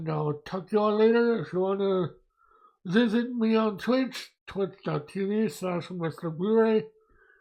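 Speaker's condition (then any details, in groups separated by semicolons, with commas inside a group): Mobius syndrome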